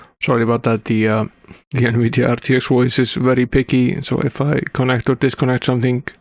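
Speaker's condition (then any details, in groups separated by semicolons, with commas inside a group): No condition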